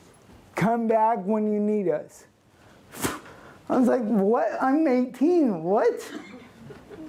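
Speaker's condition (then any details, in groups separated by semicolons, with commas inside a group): Cerebral palsy; since birth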